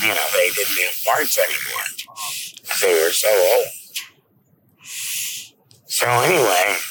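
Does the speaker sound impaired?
Yes: laryngectomy; 6.5 days intensive care.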